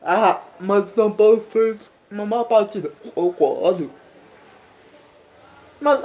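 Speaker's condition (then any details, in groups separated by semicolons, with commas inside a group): Cerebral palsy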